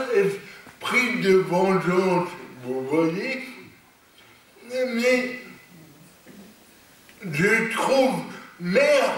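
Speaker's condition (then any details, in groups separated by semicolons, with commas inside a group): Cerebral palsy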